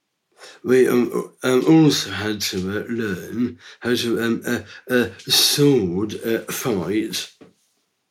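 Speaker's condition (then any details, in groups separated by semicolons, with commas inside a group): Down syndrome; from birth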